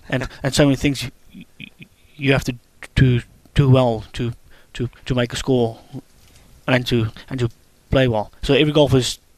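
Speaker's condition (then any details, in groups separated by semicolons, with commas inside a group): Stuttering; onset in childhood, persistent, not expected to go away, accepted around age 21-22; avoided speaking and phone calls while growing up, shy about way of speaking; repeated sounds, repeated words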